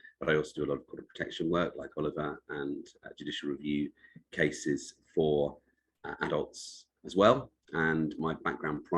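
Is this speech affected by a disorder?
No.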